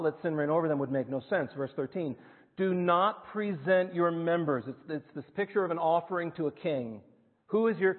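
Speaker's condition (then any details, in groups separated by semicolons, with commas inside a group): No condition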